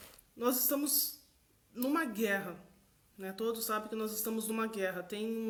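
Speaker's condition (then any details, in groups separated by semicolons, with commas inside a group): No condition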